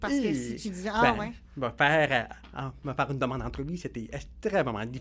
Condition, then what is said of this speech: Deafness. Il se peut que son articulation soit différente de la nôtre, mais cela n'enlève en rien sa compréhension.